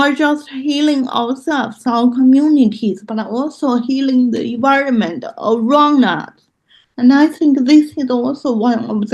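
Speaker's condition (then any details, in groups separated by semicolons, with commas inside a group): Cerebral palsy; loss of muscle control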